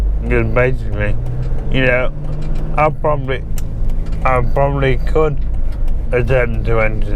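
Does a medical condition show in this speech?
Yes: MND; synthetic voice from banked voice.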